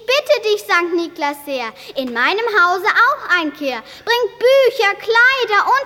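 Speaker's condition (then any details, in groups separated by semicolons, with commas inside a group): No condition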